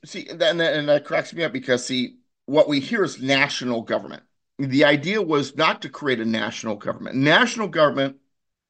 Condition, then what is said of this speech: No condition.